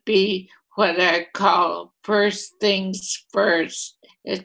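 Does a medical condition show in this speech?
Yes: ALS, primary lateral sclerosis.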